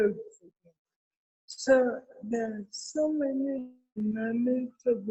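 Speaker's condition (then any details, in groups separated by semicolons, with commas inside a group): Cerebral palsy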